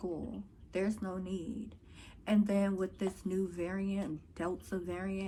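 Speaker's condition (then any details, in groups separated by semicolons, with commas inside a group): No condition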